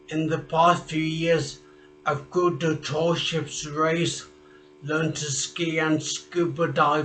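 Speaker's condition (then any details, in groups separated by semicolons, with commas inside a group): Traumatic brain injury; speech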